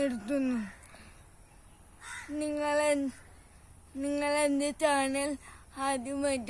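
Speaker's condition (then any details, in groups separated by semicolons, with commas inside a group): Cerebral palsy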